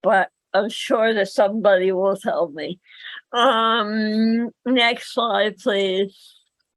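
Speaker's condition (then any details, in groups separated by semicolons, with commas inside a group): Cerebral palsy; speaks better than types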